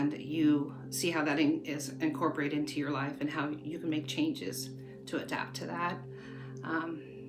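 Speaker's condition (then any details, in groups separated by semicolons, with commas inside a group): No condition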